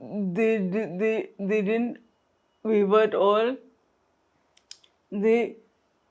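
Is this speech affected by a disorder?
Yes: traumatic brain injury.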